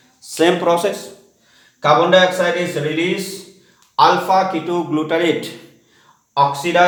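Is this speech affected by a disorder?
No.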